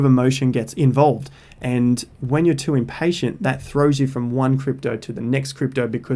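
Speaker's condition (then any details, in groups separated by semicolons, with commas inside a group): No condition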